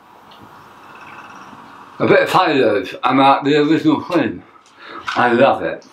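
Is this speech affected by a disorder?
Yes: tongue cancer; half tongue removed.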